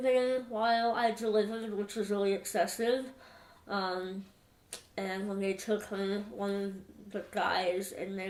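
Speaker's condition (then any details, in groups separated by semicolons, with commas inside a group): Moebius syndrome; reduced clarity from small tongue and poor lip closure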